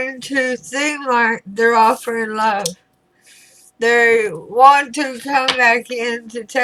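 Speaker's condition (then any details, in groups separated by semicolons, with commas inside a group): Throat cancer radiation damage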